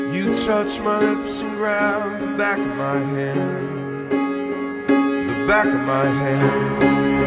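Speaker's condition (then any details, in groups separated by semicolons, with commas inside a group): No condition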